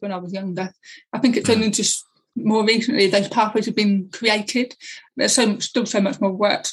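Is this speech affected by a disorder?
Yes: deafness.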